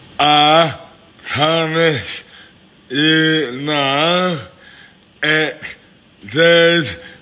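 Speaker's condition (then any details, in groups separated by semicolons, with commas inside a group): Dystonia; neurological movement disorder, muscle contractions and spasms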